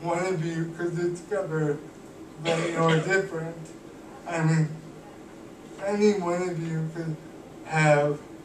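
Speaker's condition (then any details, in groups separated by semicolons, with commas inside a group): Cerebral palsy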